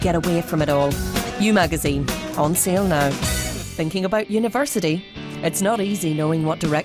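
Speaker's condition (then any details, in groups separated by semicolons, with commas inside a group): No condition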